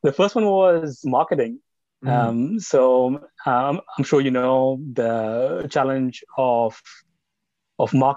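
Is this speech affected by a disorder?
Yes: stutter; stutter since age nine, severe until about 25, 10-day slow-speech therapy clinic, once completely fluent; stutter still evident on podcast; pauses, words sometimes stuck, more fluent at slower rate, switches feared words, fluent talking to self; here repeated words, prolonged sounds.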